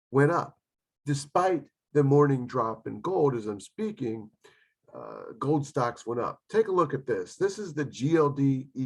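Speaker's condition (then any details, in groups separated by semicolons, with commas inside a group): No condition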